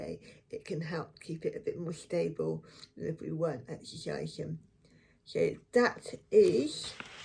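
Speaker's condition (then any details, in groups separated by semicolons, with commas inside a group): Cerebral palsy; affects one foot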